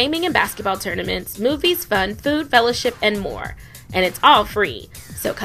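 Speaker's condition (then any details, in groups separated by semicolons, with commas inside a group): No condition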